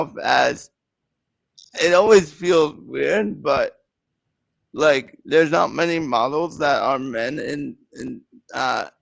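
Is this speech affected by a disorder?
Yes: cerebral palsy; present from birth.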